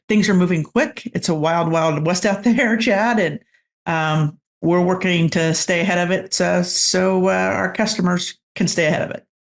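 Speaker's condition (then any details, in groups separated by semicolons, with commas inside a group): No condition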